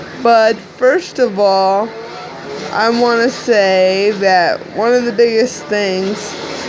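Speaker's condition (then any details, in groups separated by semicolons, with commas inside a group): Cerebral palsy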